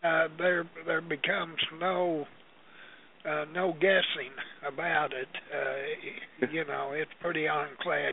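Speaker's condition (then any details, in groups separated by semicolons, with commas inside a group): Parkinson's disease; shivering, partly from disease, partly from cold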